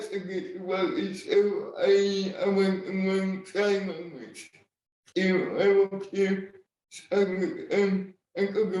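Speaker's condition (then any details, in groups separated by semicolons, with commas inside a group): Cerebral palsy, spastic and dyskinetic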